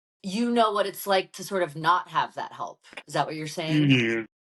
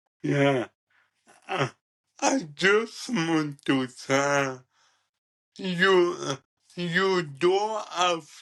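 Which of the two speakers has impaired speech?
The second: cerebral ataxia; degenerative, present from birth; diagnosed about 12 years ago, uses wheelchair.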